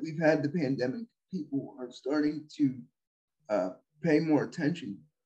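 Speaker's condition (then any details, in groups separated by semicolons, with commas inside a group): Cerebral palsy; full-time wheelchair user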